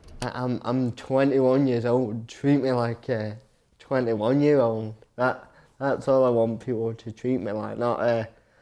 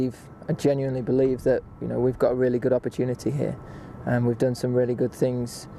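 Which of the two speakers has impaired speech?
The first: cerebral palsy; affects coordination; speech sounds unusual, mistaken for drunk.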